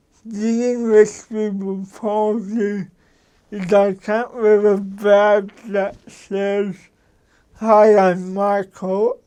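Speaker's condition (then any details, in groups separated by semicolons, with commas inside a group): Cerebral palsy; brain damage at birth, affects movement and handwriting; high functioning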